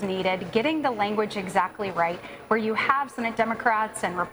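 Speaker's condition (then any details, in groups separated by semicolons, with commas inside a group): No condition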